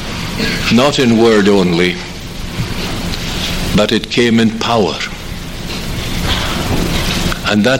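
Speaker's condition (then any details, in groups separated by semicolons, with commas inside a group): No condition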